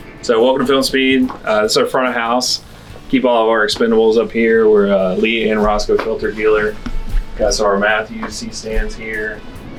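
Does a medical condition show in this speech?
No.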